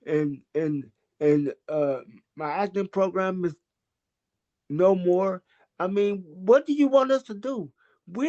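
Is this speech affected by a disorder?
Yes: cerebral palsy.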